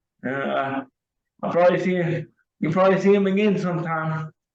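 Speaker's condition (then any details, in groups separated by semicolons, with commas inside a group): Cerebral palsy; wheelchair user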